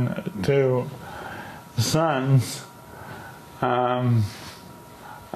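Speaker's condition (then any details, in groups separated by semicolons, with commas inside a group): ALS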